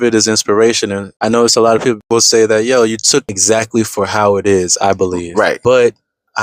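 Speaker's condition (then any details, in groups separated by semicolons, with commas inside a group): No condition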